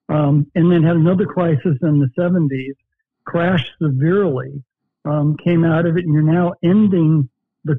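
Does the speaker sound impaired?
No.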